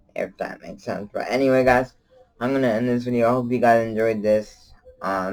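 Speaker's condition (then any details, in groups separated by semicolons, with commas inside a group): Cerebral palsy; from birth, wheelchair user; 16 years since birth, wheelchair throughout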